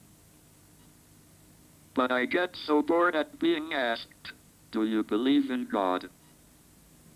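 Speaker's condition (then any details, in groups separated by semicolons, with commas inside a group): Motor neurone disease, speech-generating device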